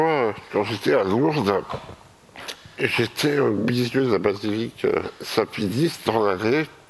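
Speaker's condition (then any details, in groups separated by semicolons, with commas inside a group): Myopathy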